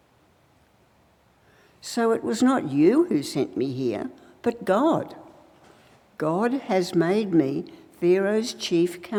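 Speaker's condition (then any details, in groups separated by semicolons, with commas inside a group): No condition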